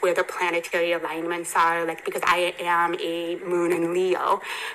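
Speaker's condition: Hearing impairment; congenital hearing impairment

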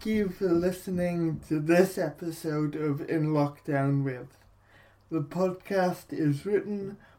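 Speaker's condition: Cerebral palsy

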